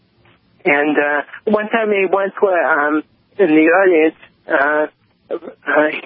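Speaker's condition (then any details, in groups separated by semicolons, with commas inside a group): Cerebral palsy; lifelong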